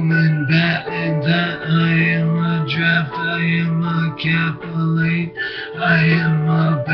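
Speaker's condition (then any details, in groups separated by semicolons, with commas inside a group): Brain injury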